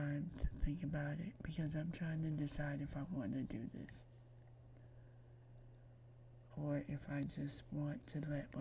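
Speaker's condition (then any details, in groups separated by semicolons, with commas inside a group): Myasthenia gravis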